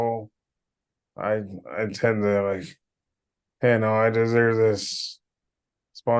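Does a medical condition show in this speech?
Yes: cerebral palsy.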